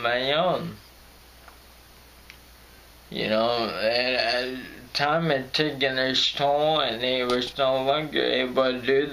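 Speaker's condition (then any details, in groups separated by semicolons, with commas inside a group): Friedreich's ataxia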